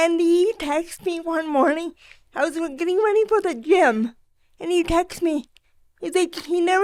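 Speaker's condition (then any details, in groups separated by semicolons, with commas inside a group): Cerebral palsy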